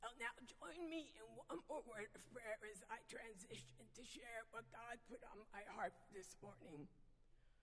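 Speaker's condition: Vocal dysphonia; noticeably sultry voice

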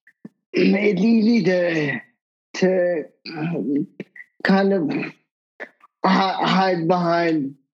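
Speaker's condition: Cerebral palsy; wheelchair user

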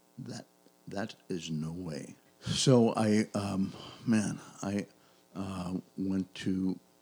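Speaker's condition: Aphasia after stroke; very hard time speaking, knows what to say, speech returned after about two and half years

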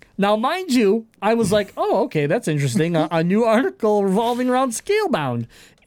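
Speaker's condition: Cleft palate; congenital cleft palate

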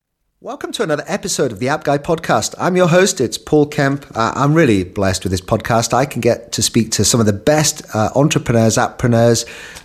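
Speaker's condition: No condition

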